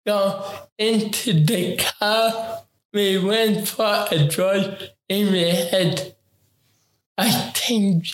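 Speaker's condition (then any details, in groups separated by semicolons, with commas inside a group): Ataxic cerebral palsy; affects talking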